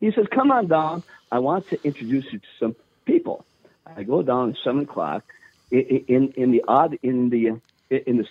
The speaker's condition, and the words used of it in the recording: Stuttering. You know, if you didn't have a stutter, you'd almost sound a little bit like Robin.